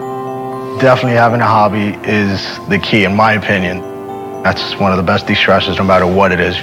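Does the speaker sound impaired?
No.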